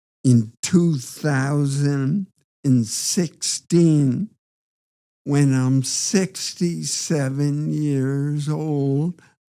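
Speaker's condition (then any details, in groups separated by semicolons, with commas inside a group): Parkinson's disease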